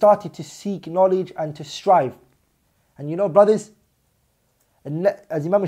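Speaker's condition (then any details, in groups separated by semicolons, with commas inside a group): No condition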